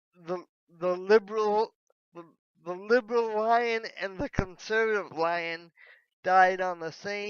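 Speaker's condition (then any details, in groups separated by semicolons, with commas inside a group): Cerebral palsy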